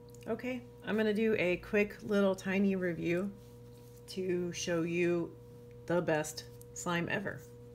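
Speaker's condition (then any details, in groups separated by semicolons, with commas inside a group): No condition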